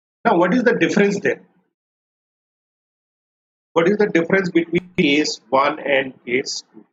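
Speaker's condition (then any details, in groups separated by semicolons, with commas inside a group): No condition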